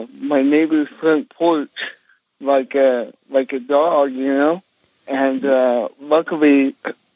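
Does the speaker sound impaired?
Yes: cerebral palsy; speech affected in childhood, countless speech therapy sessions, now speaks as heard today.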